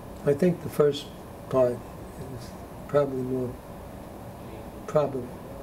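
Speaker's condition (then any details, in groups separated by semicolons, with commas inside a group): Dementia, moderate; intermediate stage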